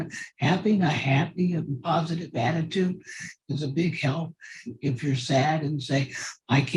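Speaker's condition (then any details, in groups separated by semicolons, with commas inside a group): Cerebral palsy; from birth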